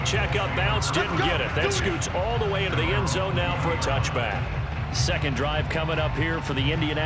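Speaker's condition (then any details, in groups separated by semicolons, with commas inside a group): No condition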